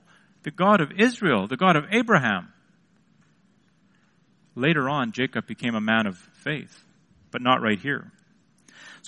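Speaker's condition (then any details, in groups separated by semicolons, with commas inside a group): No condition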